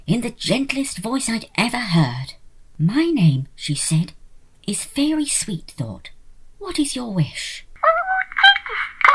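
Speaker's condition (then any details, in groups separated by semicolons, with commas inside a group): No condition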